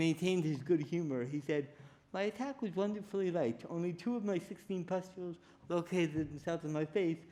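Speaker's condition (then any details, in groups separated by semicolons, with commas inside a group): Cerebral palsy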